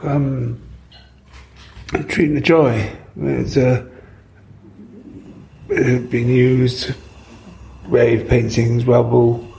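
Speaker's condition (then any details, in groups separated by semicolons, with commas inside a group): Parkinson's; affects speech, rare audio interview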